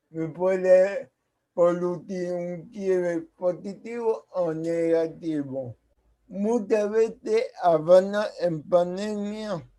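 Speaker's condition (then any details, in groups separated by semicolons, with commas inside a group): Cerebral palsy; speaks as if with potato in mouth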